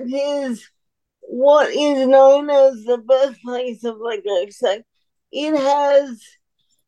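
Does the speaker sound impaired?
Yes: cerebral palsy; uses about three fingers on right hand to manipulate lego bricks.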